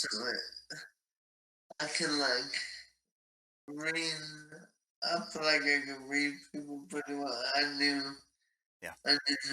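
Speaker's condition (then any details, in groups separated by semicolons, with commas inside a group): ALS; very aggressive fast-progressing form, fasciculations in calves and quads; about one year since diagnosis, stem cell trial, progressing; swallowing and breathing changes, nasal voice since onset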